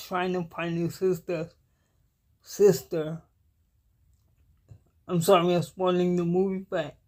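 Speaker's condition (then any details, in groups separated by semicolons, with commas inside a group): Cerebral palsy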